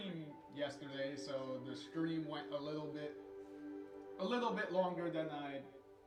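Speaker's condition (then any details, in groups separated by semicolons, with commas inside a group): No condition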